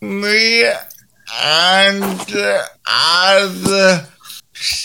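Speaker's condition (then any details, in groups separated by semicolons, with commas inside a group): Cerebral palsy; linked to preeclampsia at birth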